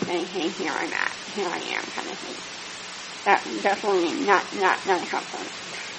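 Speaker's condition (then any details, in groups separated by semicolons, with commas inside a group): Speech impediment; may need to be asked to repeat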